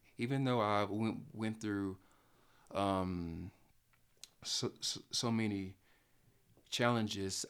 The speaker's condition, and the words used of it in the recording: Stuttering. And so even though I still stutter when I talk, that isn't hindering me from doing a